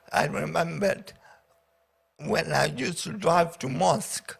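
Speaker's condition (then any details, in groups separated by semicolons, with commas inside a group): Paraplegia with essential tremor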